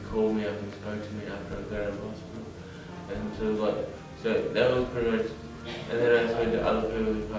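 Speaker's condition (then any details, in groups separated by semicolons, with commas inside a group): Brain injury; acquired, fall from height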